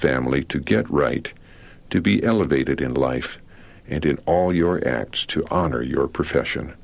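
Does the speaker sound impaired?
No.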